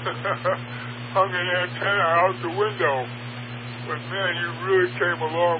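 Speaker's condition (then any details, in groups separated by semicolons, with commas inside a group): Parkinson's; unable to get around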